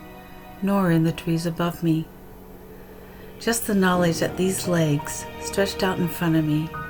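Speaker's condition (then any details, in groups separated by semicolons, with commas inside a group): No condition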